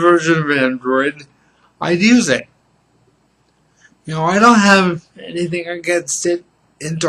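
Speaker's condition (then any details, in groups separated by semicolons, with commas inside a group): Cerebral palsy; stable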